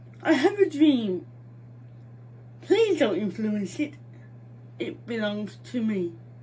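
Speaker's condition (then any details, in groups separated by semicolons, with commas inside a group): Mild cerebral palsy; struggles with speech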